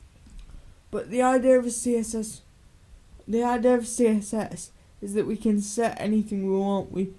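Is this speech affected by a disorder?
Yes: cerebral palsy.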